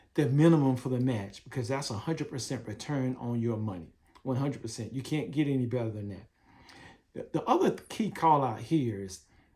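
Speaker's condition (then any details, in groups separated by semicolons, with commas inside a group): No condition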